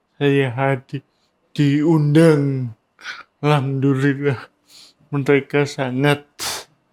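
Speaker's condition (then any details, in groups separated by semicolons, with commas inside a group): Cerebral palsy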